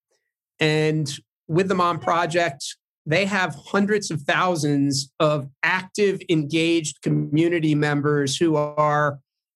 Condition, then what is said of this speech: None; typical speech.